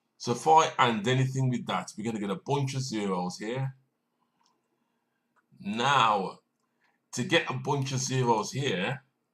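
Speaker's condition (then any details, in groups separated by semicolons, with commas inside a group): No condition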